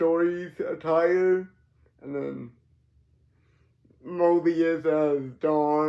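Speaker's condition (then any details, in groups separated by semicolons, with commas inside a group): Cerebral palsy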